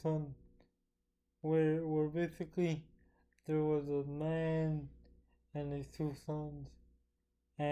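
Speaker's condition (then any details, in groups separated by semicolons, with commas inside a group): Cerebral palsy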